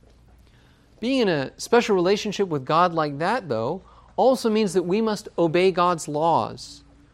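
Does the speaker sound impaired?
No.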